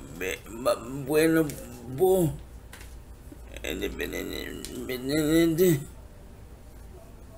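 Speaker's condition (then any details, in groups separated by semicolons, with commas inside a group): Cerebral palsy; present from birth; speech affected by condition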